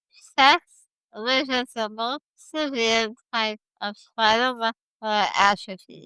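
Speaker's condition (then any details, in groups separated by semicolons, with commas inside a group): Spinal muscular atrophy type 1; type 1, most severe form, neuromuscular; about 30 years since diagnosis; types on communication device, slow responses, some pre-programmed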